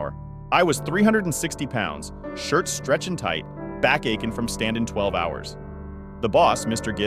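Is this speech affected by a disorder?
No.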